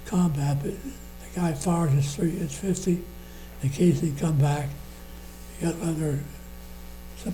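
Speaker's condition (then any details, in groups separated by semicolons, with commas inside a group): Parkinson's disease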